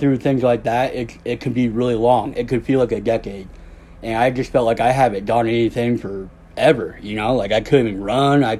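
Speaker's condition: Cleft lip and palate; one more surgery left, doing well

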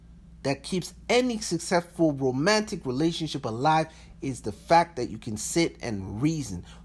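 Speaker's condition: No condition

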